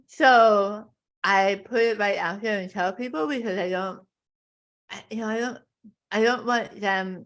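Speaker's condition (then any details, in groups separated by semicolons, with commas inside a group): Tongue cancer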